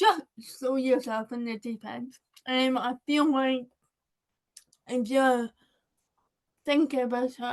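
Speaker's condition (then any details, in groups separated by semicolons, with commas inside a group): Cerebral palsy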